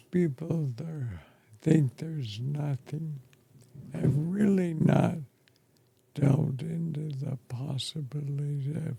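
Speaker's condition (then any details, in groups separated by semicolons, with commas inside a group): ALS; affects chest and throat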